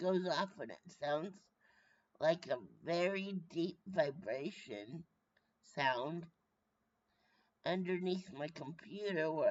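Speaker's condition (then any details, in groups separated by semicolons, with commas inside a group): Brain injury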